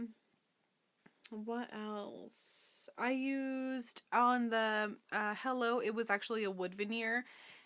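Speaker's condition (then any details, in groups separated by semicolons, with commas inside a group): No condition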